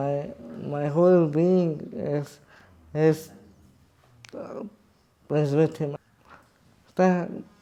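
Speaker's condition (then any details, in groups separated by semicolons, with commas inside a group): Cerebral palsy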